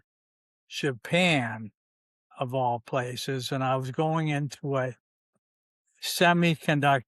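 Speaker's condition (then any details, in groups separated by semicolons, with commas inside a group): ALS; limb onset; possibly slow progressor; can still talk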